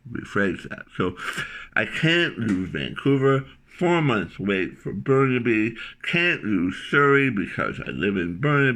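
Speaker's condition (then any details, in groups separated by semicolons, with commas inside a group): Tongue cancer surgery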